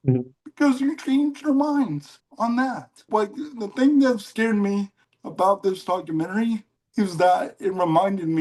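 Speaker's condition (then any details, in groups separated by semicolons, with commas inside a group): Cerebral palsy; mild case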